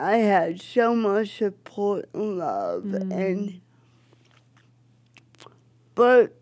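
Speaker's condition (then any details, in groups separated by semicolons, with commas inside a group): Cerebral palsy; affects speech, wheelchair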